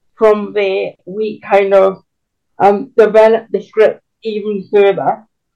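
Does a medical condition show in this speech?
Yes: cerebral palsy; can walk but with limits.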